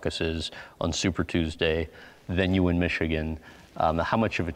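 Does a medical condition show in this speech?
No.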